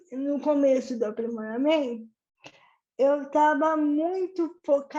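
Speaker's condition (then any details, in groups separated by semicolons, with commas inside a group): Cerebral palsy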